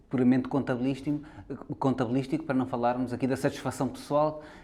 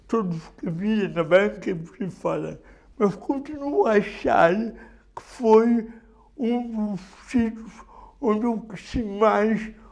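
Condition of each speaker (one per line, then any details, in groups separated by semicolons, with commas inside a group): No condition
Cerebral palsy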